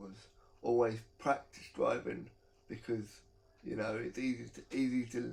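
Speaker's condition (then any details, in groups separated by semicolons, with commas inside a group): Cerebral palsy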